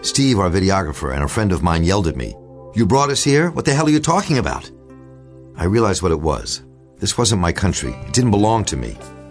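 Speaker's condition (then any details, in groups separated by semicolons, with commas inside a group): No condition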